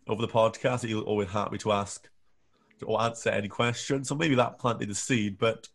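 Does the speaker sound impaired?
No.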